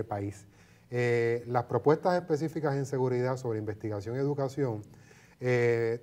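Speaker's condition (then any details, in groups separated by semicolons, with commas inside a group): No condition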